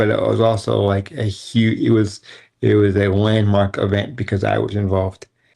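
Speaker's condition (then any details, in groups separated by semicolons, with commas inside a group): Cerebral palsy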